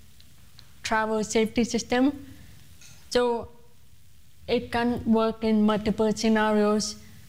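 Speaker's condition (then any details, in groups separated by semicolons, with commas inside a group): Congenital profound deafness; cochlear implant worn since childhood, removes hearing device for sleep and shower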